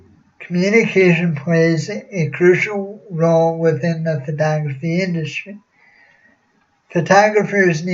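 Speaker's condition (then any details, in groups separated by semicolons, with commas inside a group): Cerebral palsy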